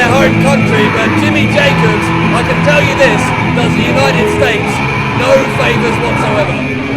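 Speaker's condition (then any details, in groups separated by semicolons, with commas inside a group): No condition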